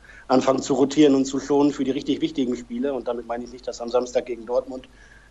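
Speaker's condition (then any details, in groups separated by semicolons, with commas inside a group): No condition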